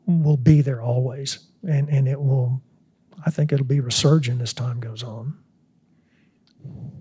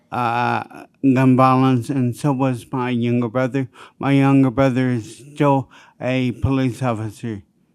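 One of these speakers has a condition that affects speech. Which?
The second: traumatic brain damage; speech impediment from brain damage.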